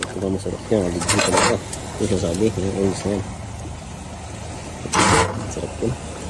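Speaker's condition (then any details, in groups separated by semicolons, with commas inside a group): No condition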